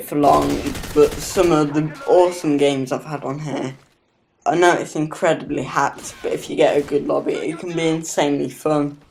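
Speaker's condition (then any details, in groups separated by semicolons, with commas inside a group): Cerebral palsy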